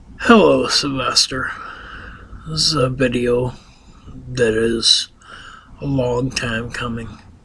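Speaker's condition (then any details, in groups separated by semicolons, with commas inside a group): Ataxia; balance problem, long-term alcohol use, concussion from fall; sometimes hard to enunciate, volume and word pronunciation affected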